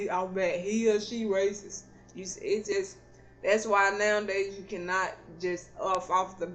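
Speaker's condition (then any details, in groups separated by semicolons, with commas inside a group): Cerebral palsy; not paralyzed, can stand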